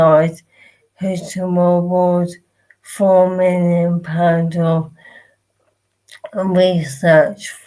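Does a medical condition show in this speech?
Yes: motor neurone disease.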